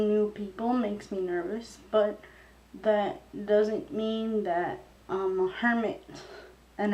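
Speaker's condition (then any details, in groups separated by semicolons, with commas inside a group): Cerebral palsy; wheelchair user, past surgeries; wheelchair, therapy and rehab over years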